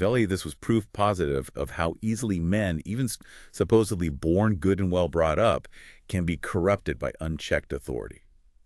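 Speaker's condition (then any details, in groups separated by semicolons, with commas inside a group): No condition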